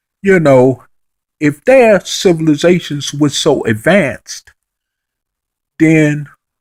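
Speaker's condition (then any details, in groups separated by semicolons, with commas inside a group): No condition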